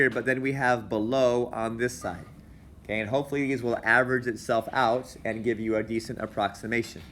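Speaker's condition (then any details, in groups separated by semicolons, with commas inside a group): No condition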